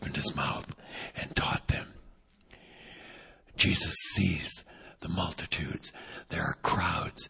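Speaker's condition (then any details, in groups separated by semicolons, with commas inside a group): Vocal cord paralysis, unilateral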